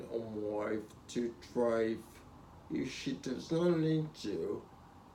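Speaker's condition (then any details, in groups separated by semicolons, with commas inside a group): Spinocerebellar ataxia (sca7)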